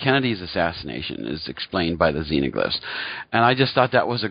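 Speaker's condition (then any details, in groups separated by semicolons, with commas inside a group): No condition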